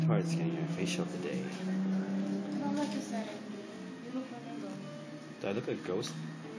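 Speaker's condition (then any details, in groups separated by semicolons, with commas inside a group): No condition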